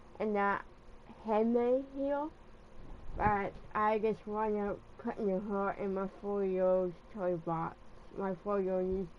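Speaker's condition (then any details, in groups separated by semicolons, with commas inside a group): Cerebral palsy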